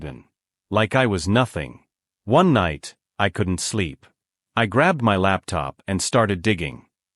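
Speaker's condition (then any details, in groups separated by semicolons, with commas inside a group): No condition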